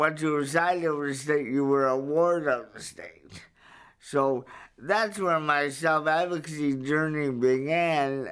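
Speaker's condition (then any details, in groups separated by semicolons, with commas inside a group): Cerebral palsy; verbal, able to speak up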